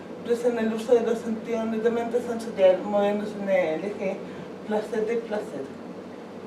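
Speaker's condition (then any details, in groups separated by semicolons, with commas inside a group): Cerebral palsy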